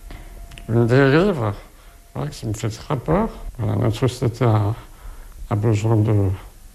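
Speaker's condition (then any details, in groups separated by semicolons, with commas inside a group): Spinal muscular atrophy; type 2, wheelchair user; muscles progressively ceasing to function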